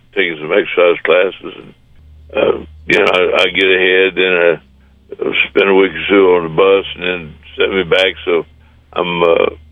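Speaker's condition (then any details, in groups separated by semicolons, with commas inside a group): Parkinson's disease; diagnosed about a year ago, brain surgery about two and a half months ago; walking not yet as wanted, taking exercise classes, recently back to working out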